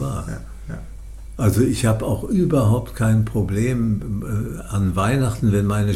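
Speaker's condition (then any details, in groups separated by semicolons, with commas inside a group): Parkinson's disease; incurable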